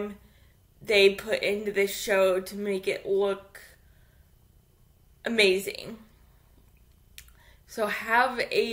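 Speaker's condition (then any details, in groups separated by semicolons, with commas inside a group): Cerebral palsy; infant ventilator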